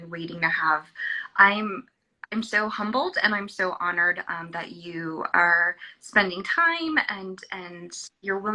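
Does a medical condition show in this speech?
No.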